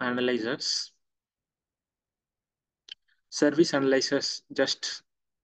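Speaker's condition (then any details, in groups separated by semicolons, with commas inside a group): No condition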